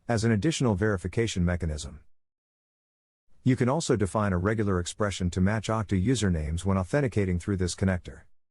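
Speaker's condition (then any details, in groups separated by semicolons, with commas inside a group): No condition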